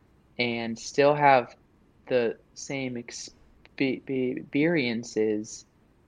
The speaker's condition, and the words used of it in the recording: Stuttering. I am a person that stutters, and that's a part of me.